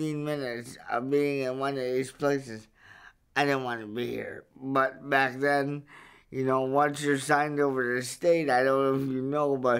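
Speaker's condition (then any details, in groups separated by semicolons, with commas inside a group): Cerebral palsy; verbal, able to speak up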